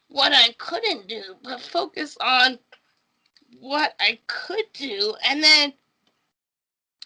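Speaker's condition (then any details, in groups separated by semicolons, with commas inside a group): Cerebral palsy; speech therapy in childhood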